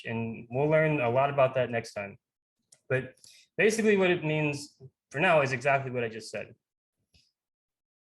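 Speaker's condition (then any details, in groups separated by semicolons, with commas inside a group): No condition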